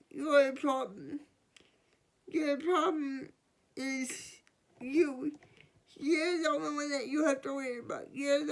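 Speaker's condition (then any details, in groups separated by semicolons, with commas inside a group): Cerebral palsy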